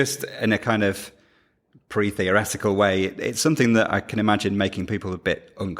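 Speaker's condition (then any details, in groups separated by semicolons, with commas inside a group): No condition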